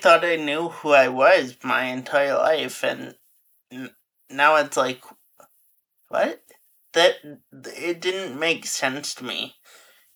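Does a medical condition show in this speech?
Yes: Friedreich's ataxia; progressive.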